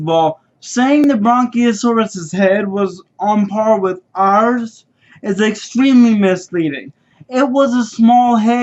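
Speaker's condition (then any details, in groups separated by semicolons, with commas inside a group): Cerebral palsy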